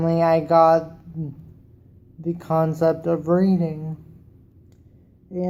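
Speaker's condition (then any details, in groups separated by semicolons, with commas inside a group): Cerebral palsy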